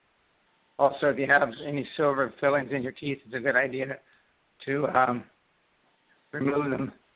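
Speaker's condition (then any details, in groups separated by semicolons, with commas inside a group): Parkinson's disease; left-sided onset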